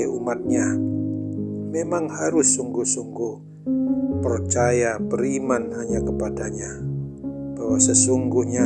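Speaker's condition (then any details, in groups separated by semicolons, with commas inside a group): No condition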